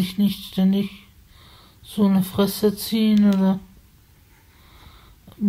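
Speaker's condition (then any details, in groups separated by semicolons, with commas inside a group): Spasticity from birth; multiple sclerosis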